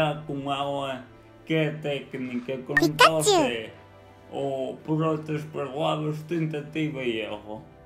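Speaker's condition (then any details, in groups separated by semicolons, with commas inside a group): Cerebral palsy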